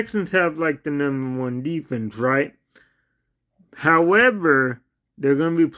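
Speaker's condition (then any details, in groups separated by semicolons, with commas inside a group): Cerebral palsy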